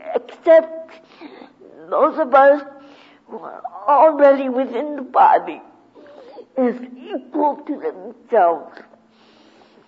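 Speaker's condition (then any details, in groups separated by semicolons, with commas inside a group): Cerebral palsy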